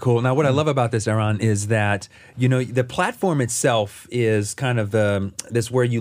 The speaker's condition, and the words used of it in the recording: None; typical speech.